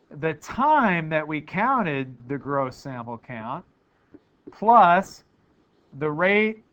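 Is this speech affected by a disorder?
No.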